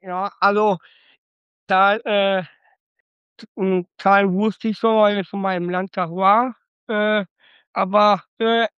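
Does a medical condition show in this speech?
Yes: Down syndrome (trisomy 21); noticed on ultrasound two days before caesarean birth, St. Vinzenz Krankenhaus Datteln, Frühförderstelle; 26 years old, some limitations.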